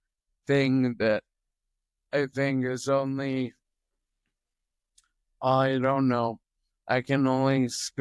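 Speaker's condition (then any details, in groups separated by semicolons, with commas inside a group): Toxic leukoencephalopathy, locked-in syndrome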